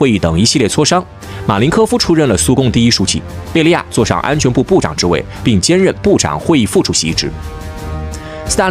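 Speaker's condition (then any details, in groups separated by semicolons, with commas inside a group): No condition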